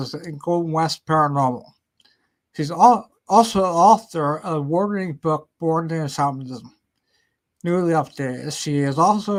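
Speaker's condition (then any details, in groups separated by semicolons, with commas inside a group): Ataxia; may slur speech, may sound drunk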